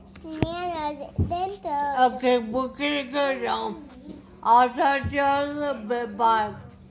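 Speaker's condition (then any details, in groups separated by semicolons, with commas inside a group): Traumatic brain injury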